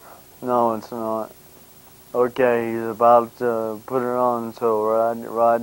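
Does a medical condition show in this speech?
Yes: brain injury; caused by car accident; repeats a lot, walks poorly; slurred speech, partly unintelligible.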